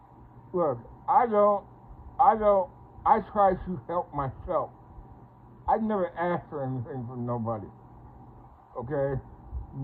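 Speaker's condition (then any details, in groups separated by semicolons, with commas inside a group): Parkinson's; speech impediment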